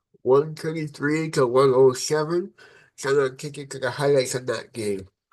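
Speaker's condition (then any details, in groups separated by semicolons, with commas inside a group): Cerebral palsy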